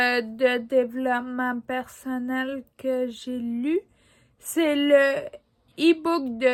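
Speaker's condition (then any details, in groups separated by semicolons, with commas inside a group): Ataxia; degenerative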